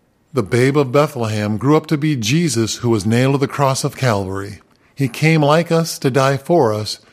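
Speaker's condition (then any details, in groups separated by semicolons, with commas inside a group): No condition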